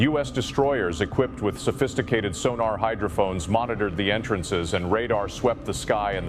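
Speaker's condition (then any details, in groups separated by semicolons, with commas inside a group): No condition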